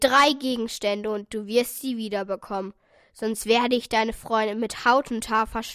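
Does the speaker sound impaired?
No.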